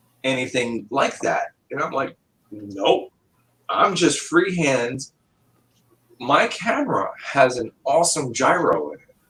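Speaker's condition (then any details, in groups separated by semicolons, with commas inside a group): No condition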